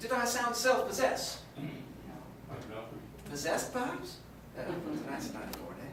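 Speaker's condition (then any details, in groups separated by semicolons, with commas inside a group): No condition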